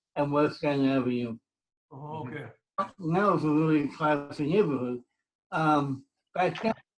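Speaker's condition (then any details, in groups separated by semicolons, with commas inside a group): Cerebral palsy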